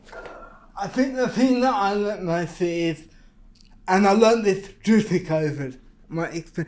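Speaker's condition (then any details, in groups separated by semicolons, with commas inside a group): Cerebral palsy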